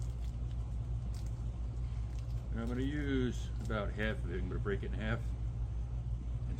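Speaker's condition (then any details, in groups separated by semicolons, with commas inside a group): No condition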